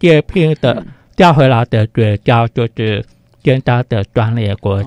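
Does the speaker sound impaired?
Yes: hearing impairment; congenitally deaf, hearing aid, attended Shuanglian elementary hearing resource class, mainstream schools, uses spoken and sign language; spoken clarity below typical speakers, spoken language learned with difficulty in childhood.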